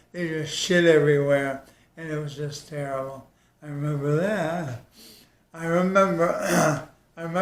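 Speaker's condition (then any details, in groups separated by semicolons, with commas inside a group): ALS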